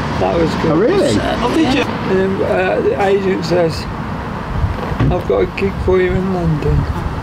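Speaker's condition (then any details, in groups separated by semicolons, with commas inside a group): Motor neurone disease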